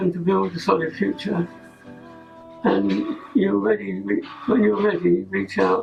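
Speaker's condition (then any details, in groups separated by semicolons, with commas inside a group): Parkinson's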